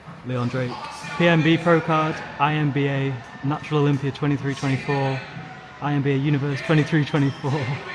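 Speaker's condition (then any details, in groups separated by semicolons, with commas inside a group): No condition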